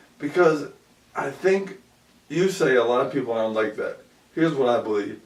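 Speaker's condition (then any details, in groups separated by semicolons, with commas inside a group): ALS; about 2 years since onset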